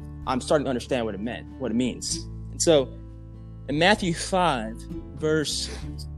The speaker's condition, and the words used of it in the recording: None; typical speech.